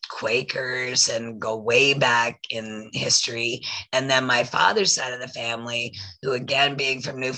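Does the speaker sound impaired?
Yes: voice loss after throat polyp; two years after throat surgery, working with vocal coach to regain voice.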